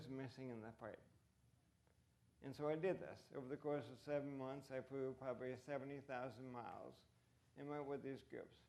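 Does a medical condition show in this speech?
Yes: ALS; voice and hands affected; voice impacted, reduced fluency.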